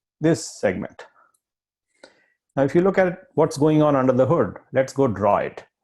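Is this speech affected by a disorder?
No.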